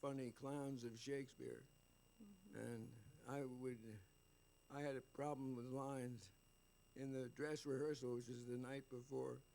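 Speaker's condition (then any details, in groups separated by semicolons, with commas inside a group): Parkinson's disease; attends exercise program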